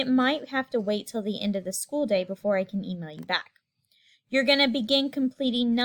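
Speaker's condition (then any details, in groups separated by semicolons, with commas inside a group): No condition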